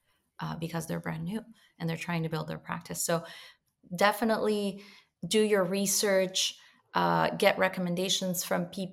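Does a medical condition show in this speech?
No.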